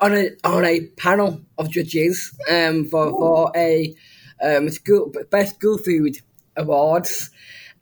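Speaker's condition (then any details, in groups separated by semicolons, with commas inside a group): Down syndrome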